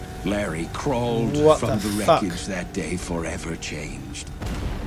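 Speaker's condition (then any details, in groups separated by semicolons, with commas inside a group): No condition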